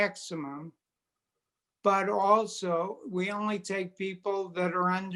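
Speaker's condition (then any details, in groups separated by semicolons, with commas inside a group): Multiple sclerosis; quadriplegic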